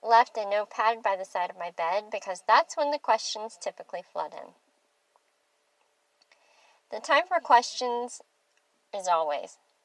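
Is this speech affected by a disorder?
Yes: bilateral cleft lip and palate; without partial air escapes to nasal passage, mushy unclear speech, could not roll r's, now improved.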